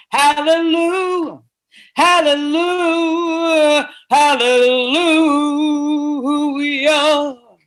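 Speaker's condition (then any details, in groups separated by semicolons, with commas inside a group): No condition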